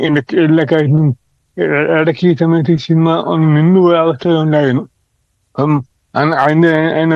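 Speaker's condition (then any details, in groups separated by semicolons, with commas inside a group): Cerebral palsy; present from birth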